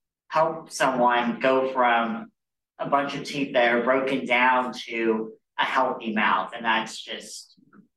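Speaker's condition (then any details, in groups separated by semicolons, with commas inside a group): Cleft lip and palate; born with cleft lip and cleft palate, childhood care at Washington University St. Louis children's team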